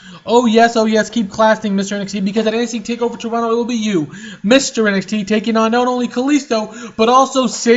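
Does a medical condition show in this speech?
No.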